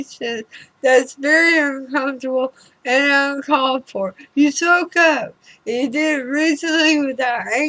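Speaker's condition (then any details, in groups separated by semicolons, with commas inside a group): Throat cancer radiation damage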